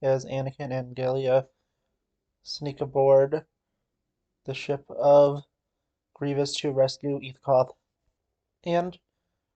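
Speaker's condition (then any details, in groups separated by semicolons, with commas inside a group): No condition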